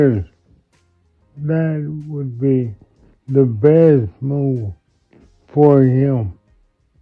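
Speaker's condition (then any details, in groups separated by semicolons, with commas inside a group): Multiple sclerosis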